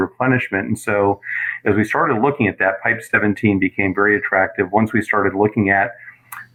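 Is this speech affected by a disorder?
No.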